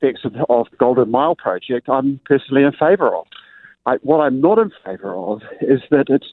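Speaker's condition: No condition

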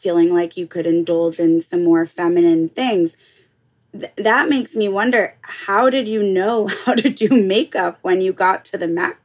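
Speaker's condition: No condition

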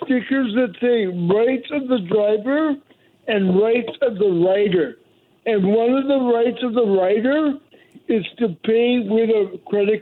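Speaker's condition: Cerebral palsy; able to walk and run until a couple of years ago, mobility declined since; speech impediment, voice more heightened when tense or nervous, may be heard as aggressive

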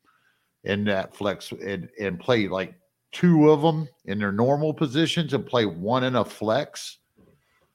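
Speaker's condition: No condition

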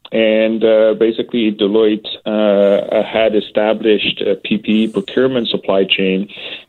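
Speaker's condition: No condition

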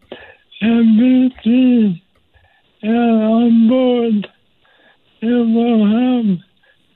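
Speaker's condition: ALS; progressive neurodegenerative disease, onset with arm weakness and tingling, rapid progression, feeding tube in stomach; recently barely able to speak, speech repeated and clarified by wife Adrienne

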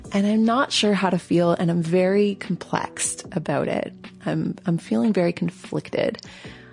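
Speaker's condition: No condition

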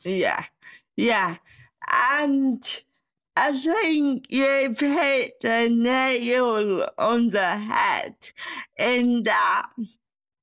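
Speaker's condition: Cerebral palsy; cerebral palsy since childhood

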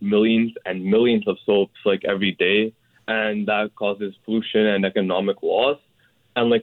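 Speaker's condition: No condition

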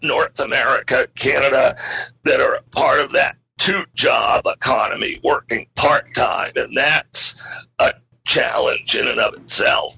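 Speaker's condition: Spasmodic dysphonia; weakened voice at onset

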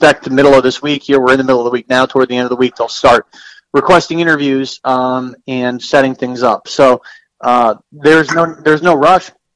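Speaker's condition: No condition

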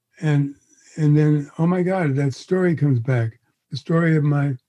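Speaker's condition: Parkinson's disease; progressive

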